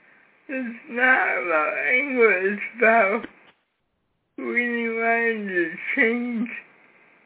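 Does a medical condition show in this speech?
Yes: cerebral palsy; severe cerebral palsy from birth, cannot use hands, needs help with feeding, toileting and showering; cannot talk well since childhood.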